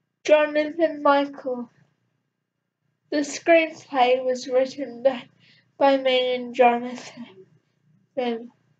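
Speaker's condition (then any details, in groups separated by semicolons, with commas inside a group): Cerebral palsy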